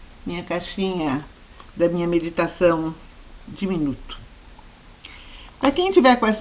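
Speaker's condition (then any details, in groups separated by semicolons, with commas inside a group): No condition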